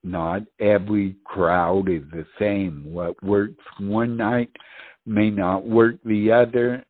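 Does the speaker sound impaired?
Yes: speech impediment; uncoordinated movement, cannot perform roadside sobriety test; mistaken for intoxication by bartenders and police.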